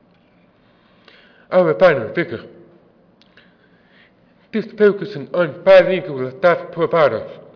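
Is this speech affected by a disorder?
Yes: deafness; deaf accent.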